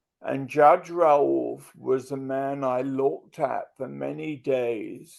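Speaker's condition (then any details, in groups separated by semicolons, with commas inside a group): Multiple sclerosis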